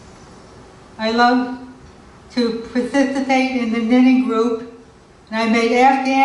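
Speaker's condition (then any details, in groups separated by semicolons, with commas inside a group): Cerebral palsy; limits some physical abilities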